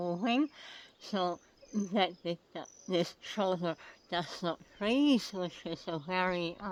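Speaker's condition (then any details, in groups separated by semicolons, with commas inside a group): Oral cancer; tracheostomy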